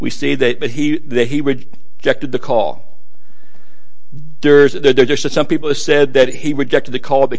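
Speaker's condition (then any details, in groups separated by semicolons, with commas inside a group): Stuttering; struggled with it for a while, adults at Gadsdale said stutter barred preaching; preaching a sermon, stutter not yet noticed by listeners; not noticed by audience so far; repeated sounds, prolonged sounds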